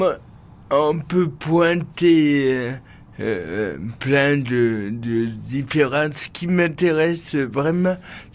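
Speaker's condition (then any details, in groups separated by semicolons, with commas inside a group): Cerebral palsy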